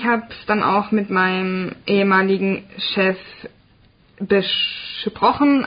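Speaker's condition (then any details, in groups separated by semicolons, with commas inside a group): Stuttering; stuttered during a long-prepared presentation in front of others; prolonged sounds, blocks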